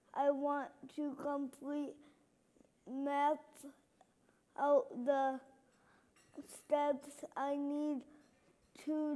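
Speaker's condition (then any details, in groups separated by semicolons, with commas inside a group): Cerebral palsy; left hand and left side affected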